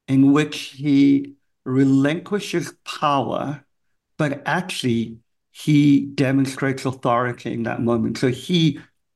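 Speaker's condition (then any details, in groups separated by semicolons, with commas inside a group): Cleft palate; congenital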